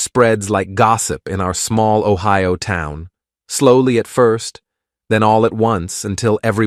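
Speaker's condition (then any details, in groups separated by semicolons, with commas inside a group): No condition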